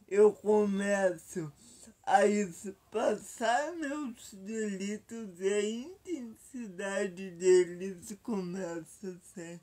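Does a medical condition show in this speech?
Yes: paralysis.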